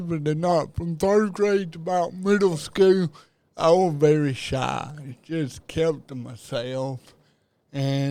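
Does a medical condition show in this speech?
Yes: cerebral palsy; diagnosed at about age two.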